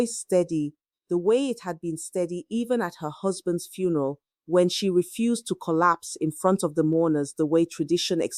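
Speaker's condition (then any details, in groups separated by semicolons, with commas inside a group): No condition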